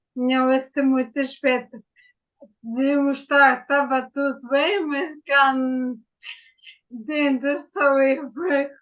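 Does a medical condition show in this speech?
Yes: ataxia; ataxia after brain injury.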